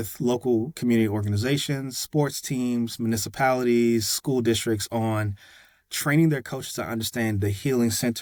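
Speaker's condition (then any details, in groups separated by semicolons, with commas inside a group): No condition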